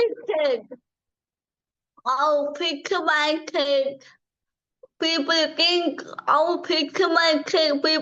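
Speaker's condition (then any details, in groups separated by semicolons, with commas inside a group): Cerebral palsy; from birth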